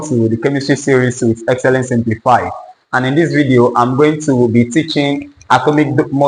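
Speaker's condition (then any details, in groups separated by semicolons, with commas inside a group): No condition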